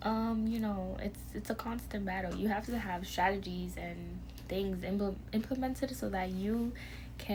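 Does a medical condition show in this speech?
No.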